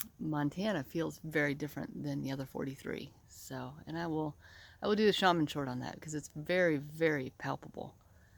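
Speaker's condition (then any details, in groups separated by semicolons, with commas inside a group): No condition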